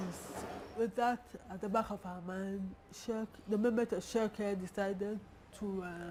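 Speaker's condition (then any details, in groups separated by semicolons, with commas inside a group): Cerebral palsy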